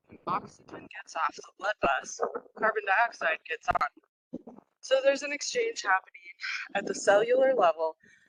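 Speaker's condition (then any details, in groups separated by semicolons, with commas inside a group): No condition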